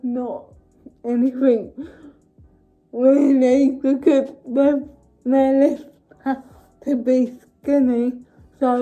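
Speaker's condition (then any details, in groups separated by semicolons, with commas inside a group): Cerebral palsy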